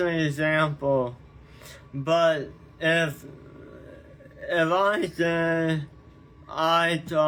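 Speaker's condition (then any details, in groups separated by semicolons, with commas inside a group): Tongue cancer surgery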